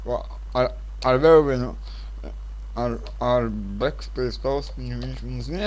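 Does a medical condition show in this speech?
Yes: cerebral palsy; speech not very clear.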